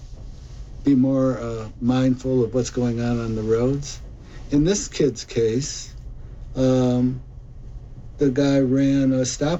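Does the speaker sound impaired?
Yes: Parkinson's disease; Parkinson's disease diagnosed almost 4 years ago, gradual loss of automatic walking; must guide steps very consciously, cannot rely on normal walking habits.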